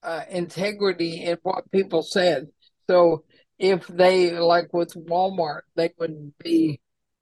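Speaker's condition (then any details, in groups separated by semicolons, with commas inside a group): ALS; host says slur not noticeable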